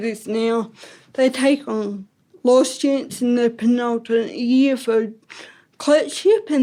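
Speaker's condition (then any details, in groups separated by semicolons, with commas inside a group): Ataxic cerebral palsy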